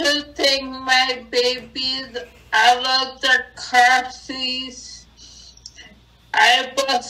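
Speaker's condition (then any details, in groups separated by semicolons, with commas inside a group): Acquired brain injury; cannot talk as before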